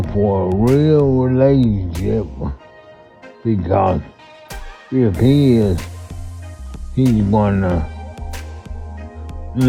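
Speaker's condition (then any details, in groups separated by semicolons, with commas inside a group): Multiple sclerosis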